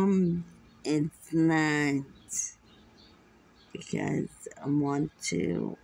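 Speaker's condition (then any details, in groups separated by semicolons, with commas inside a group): Muscular dystrophy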